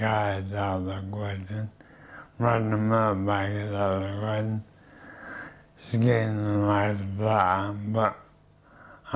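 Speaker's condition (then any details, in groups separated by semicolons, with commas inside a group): MND; eye-controlled communication device, synthetic voice from banked voice; failing voice, slowed speech, frequent coughing, throat clearing, phlegm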